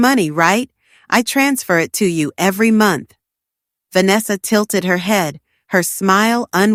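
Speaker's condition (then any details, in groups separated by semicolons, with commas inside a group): No condition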